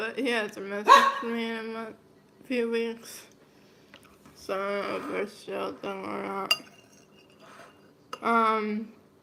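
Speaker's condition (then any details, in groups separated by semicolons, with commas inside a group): Cerebral palsy, mild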